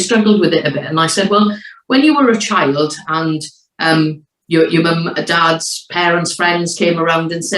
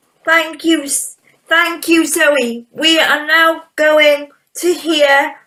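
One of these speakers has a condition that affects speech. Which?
The second: cerebral palsy; electric wheelchair user.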